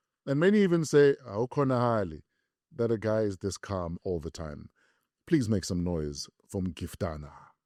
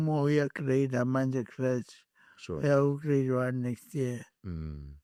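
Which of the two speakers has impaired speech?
The second: cerebral palsy; present from birth, slight, later car accident; speech and walking affected after car accident.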